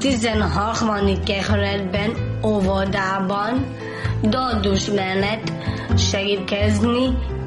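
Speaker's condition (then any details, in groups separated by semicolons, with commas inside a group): Down syndrome; congenital, chance genetic change, not detected prenatally, infant weakness, low muscle tone, breastfeeding difficulty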